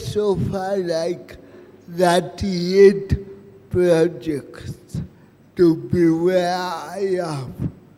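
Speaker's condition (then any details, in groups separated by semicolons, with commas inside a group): Cerebral palsy; about 34 years since onset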